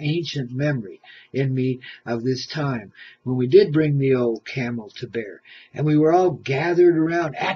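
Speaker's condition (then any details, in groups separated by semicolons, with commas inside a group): No condition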